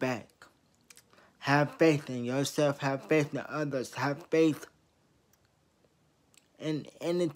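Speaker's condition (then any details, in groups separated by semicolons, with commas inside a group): Traumatic brain injury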